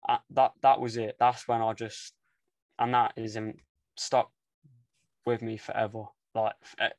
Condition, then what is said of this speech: Stuttering. But I think that's just because over the years, my stammer's got less and less